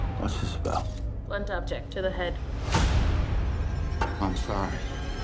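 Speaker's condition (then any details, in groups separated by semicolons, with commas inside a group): No condition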